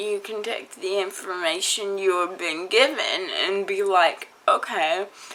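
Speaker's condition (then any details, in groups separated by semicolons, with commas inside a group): Cerebral palsy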